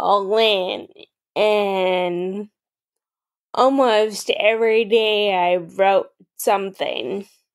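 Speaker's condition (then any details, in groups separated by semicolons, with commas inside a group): Friedreich's ataxia, mild; mild speech issues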